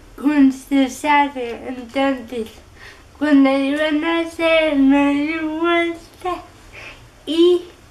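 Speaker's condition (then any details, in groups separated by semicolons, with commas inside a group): Cerebral palsy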